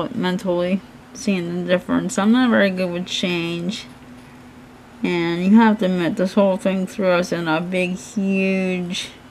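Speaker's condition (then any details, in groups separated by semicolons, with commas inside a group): Cerebral palsy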